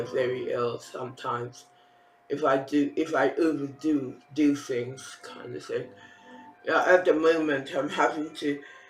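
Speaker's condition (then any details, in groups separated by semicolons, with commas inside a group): Facial palsy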